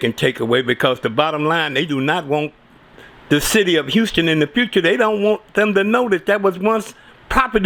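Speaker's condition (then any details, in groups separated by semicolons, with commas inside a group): No condition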